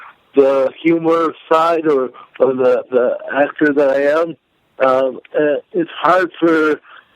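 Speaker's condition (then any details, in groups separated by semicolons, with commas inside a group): Cerebral palsy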